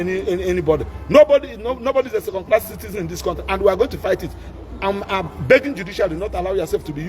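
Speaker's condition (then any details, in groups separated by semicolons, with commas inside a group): No condition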